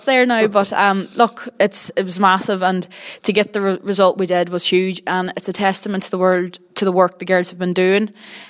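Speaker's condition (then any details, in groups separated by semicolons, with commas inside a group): No condition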